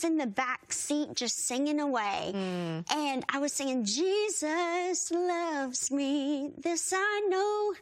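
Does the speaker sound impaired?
Yes: bilateral cleft lip and palate; severe bilateral, congenital, born in Guatemala mountains, unable to nurse as newborn, not expected to survive, hear or speak; speech hard to understand in childhood, needed interpreters, singing voice strong.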